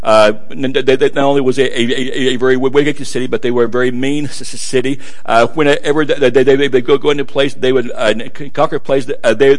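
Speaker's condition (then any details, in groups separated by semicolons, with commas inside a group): Stuttering; struggled with it for a while, adults at Gadsdale said stutter barred preaching; preaching a sermon, stutter not yet noticed by listeners; not noticed by audience so far; repeated sounds, repeated words, prolonged sounds, blocks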